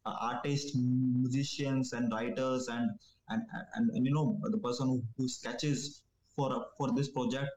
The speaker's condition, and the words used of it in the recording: Stuttering. If I will stutter 2-3-4 more times, it doesn't matter.